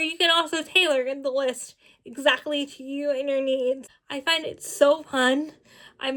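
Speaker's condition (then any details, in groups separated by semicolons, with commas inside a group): Cerebral palsy, spastic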